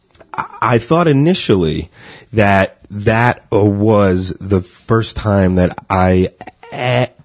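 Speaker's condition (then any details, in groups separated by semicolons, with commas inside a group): Stuttering; lifelong stuttering, long history of avoiding stuttering, involved in stuttering self-help and therapy; open about stuttering, advertises stuttering; stutter-like tension when signing own name, worse under pressure or with people watching; repeated words, prolonged sounds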